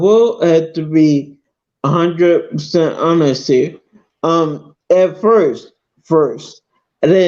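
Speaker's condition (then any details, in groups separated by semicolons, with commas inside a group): Multiple sclerosis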